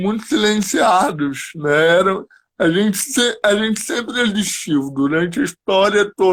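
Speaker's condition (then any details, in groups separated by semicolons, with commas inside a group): Cerebral palsy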